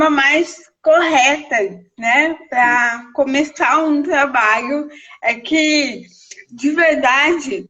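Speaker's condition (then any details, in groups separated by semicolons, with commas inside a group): Cerebral palsy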